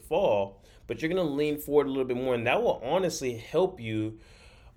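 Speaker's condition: No condition

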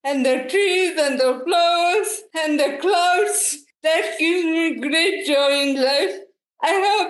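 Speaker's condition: Cerebral palsy, quadriplegic

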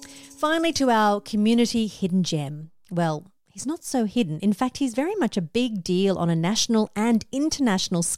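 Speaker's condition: No condition

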